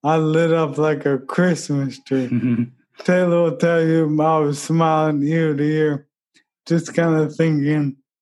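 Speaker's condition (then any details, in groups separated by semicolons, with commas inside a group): ALS; pushed in running events by Bobby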